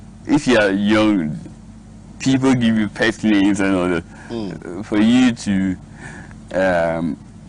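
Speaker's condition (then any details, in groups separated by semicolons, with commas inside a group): Cerebral palsy; diagnosed in adulthood; past speech therapy, speech now quite clear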